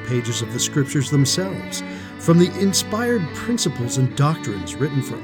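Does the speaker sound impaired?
No.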